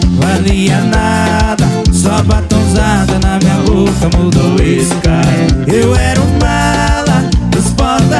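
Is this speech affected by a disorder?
No.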